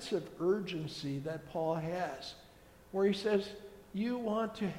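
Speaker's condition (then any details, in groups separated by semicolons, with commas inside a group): No condition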